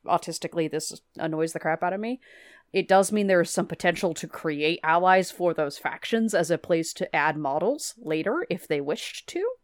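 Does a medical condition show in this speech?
No.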